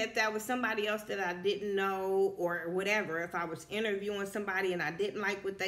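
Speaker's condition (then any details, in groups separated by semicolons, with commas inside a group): No condition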